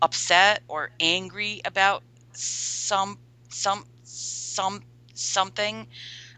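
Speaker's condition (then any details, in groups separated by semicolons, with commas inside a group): Stuttering; formerly covert, hid stuttering; open about stuttering, stopped hiding about 5 years ago; formerly avoided speaking situations, speechless at first self-help group meeting, said name and stutter by fourth or fifth; repeated sounds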